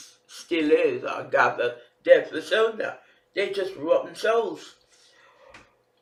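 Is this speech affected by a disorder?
Yes: facial palsy; can barely hear own speech.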